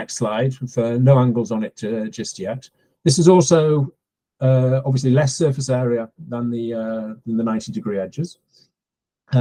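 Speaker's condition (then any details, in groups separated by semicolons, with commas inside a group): No condition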